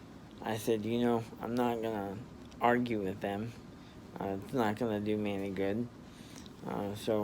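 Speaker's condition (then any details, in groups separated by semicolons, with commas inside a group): Spastic diplegia cerebral palsy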